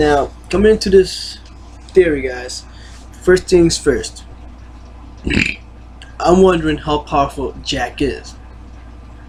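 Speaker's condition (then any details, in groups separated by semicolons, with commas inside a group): No condition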